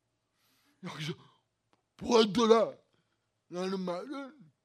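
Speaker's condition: Cerebral palsy; lifelong pain, body and bones twisted, bent body

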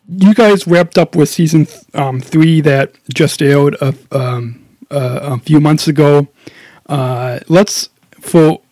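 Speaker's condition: No condition

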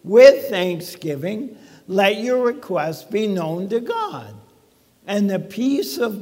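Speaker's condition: ALS; talking funny

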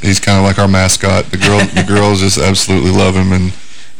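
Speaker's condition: No condition

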